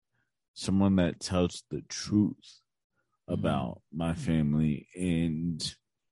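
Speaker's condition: Cerebral palsy; right side weaker than left

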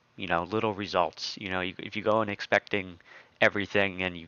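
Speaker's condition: No condition

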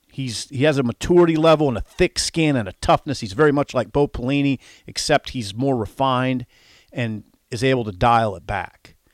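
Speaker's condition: No condition

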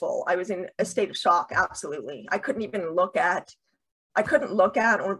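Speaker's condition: Deafness with cochlear implants, bilateral cochlear implants; two major implant surgeries

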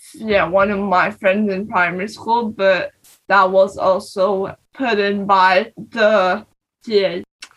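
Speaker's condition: Cerebral palsy; needs change over time

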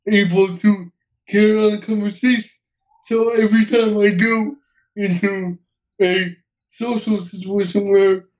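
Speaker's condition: Cerebral palsy; uses wheelchair, hearing intact

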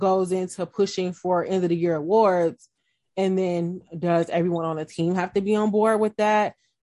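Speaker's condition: No condition

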